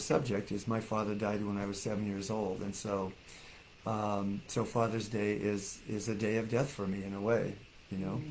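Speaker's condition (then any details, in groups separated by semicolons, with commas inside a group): No condition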